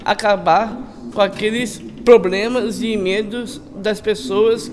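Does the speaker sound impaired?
Yes: Down syndrome; aged 22.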